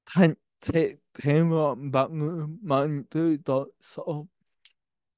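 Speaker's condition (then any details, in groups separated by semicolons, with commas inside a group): Brain lesion disability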